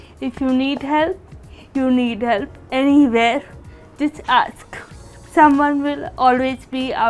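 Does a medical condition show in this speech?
Yes: cerebral palsy.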